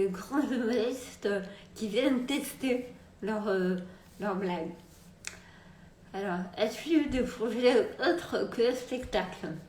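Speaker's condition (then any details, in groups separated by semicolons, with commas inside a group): Multiple sclerosis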